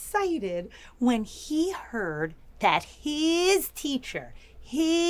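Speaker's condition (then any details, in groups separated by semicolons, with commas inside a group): No condition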